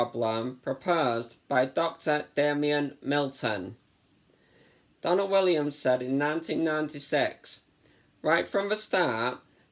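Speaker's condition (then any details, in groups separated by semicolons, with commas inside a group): No condition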